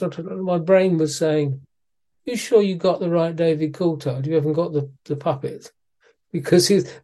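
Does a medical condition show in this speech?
Yes: Parkinson's disease; diagnosed by neurologist in Malaysia around age 60.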